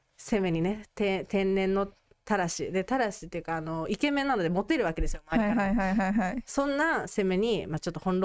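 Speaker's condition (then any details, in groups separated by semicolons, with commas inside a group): No condition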